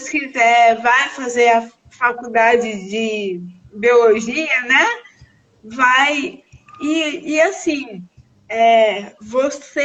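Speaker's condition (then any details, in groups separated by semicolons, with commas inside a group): Cerebral palsy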